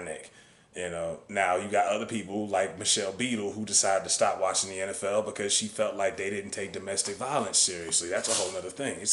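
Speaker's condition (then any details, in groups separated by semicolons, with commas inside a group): No condition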